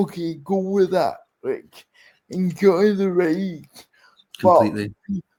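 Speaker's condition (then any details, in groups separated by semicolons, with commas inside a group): Cerebral palsy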